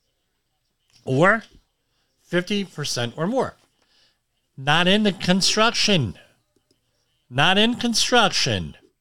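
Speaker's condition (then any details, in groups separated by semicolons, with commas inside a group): Cleft lip and palate; minor tinnitus attributed to cleft; formerly unintelligible, couldn't be understood before speech therapy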